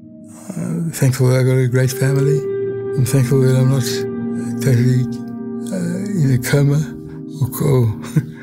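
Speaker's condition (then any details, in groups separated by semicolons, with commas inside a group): Parkinson's disease; degenerative, affects motor and cognitive functions; slowness, stiffness walking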